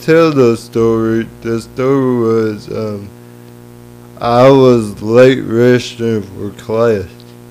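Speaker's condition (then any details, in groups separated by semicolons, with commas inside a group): Cerebral palsy; lifelong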